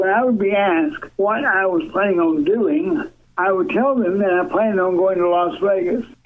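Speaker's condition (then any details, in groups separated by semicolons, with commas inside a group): Cerebral palsy, severe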